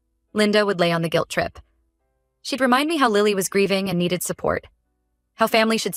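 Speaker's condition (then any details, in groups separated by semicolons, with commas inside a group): No condition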